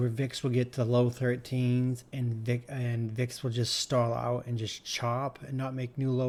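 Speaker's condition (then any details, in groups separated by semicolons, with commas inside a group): No condition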